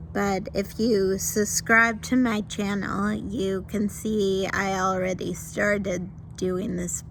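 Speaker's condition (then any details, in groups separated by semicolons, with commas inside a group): Mild cerebral palsy; mild form from birth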